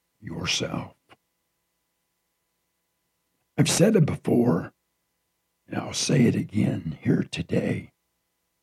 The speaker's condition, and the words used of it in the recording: Laryngectomy. Because there's times I think, if only I had my voice, I could do more.